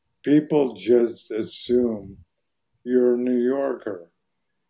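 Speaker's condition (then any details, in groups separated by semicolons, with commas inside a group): ALS; voice very hoarse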